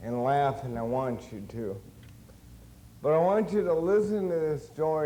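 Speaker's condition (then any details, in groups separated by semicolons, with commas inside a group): Cerebral palsy; since birth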